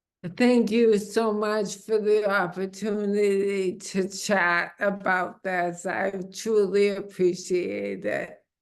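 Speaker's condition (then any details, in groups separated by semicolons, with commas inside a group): Amyotrophic lateral sclerosis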